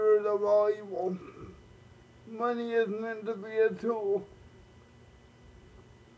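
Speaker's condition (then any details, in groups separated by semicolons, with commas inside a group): Cerebral palsy, spastic, mild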